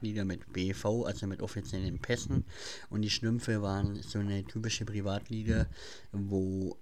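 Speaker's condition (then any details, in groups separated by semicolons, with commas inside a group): Cleft palate; speech impediment, listeners messaged that he cannot be heard, mimicked at school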